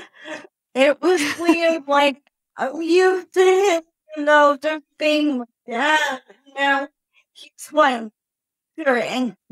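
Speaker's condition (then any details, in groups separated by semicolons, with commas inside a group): Cerebral palsy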